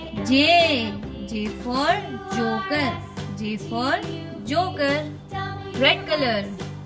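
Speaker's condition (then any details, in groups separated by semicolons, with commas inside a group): No condition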